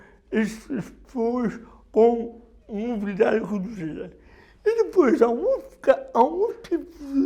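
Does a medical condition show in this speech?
Yes: cerebral palsy.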